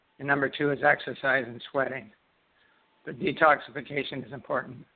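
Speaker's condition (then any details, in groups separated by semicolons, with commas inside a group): Parkinson's disease; left index finger tremor, diagnosed 4 years later by Ontario neurologist, then left hand weakness, dexterity loss; most symptoms persist, shuffling walk, freezing about 2 years, no medication, healing mantra, daily walks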